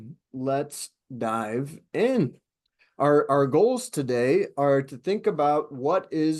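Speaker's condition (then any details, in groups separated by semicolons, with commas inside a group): No condition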